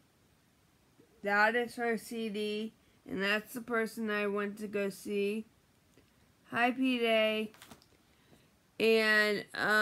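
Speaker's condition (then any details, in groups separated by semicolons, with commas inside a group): Brain injury; memory problems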